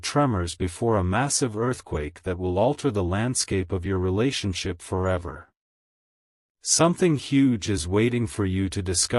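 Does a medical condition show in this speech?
No.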